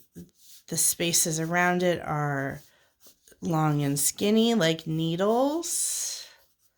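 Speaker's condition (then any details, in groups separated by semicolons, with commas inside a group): No condition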